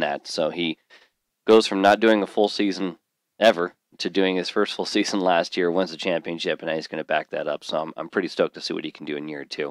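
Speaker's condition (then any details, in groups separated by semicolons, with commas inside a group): No condition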